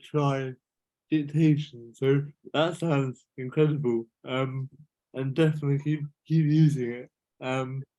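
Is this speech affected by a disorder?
Yes: cerebral palsy.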